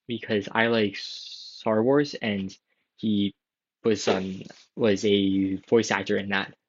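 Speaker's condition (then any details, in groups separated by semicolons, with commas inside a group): Stutter; genetic, father and maternal aunt also stuttered, past speech therapy relearning how to speak; age 16; many blocks and prolongations, blocks anywhere, prolongations mostly on s blends, occasional really bad stutters; repeated words, blocks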